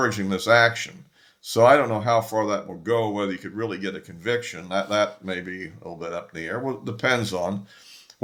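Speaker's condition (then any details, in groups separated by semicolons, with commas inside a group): No condition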